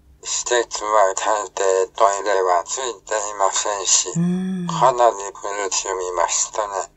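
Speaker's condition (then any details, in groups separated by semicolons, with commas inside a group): ALS, speech-generating device; voice synthesis from own recorded voice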